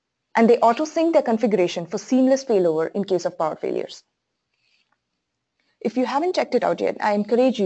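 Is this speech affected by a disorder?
No.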